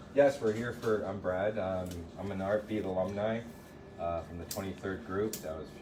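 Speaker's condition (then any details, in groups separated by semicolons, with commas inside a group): No condition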